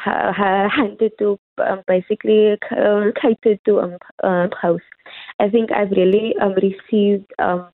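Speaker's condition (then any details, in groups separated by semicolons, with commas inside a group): Stuttering; lifelong stutter; stutter slightly audible during interview; stutter audible a little in conversation, disappears completely when singing; repeated sounds, prolonged sounds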